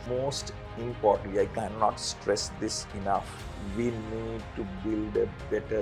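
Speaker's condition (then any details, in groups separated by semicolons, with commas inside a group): No condition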